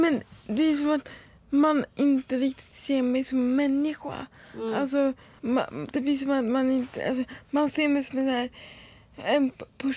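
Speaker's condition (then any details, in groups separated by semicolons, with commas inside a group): Cerebral palsy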